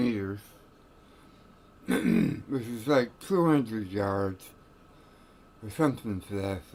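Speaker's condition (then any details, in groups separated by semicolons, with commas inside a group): Tongue cancer; radiation-treated tongue cancer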